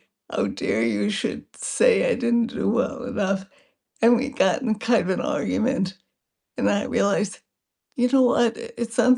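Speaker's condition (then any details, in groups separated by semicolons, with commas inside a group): Multiple sclerosis; progressive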